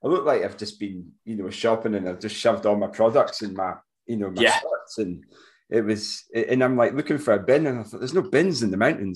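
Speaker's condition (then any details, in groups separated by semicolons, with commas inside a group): No condition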